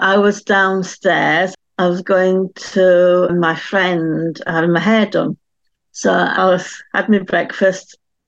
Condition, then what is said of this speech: Aphasia. I have aphasia. I find it difficult to speak and follow conversations.